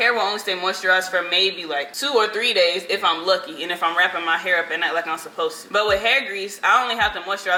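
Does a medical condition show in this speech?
No.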